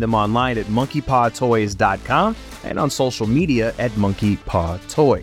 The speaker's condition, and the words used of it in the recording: No condition.